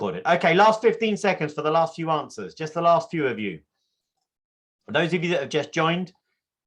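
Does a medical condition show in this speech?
No.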